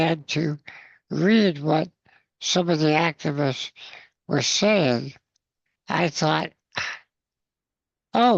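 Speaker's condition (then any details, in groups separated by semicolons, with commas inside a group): Spinal muscular atrophy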